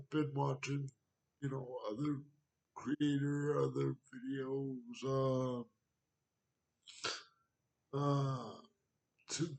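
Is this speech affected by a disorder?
Yes: cerebral palsy.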